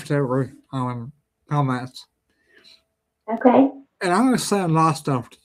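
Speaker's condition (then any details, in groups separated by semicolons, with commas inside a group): Ataxia; genetic, from birth; speech impediment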